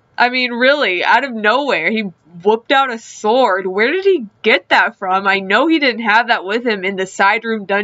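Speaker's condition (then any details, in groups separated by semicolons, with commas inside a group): No condition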